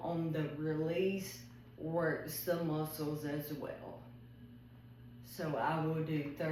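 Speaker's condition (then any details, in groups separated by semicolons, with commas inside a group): ALS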